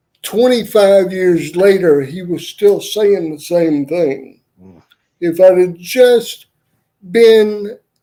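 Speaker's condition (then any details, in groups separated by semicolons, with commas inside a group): Cerebral palsy; wheelchair user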